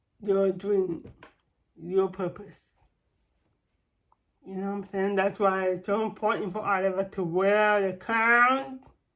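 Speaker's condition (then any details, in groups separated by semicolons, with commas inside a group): Cerebral palsy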